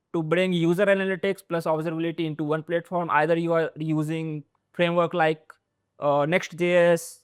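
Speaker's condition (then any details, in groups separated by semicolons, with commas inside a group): No condition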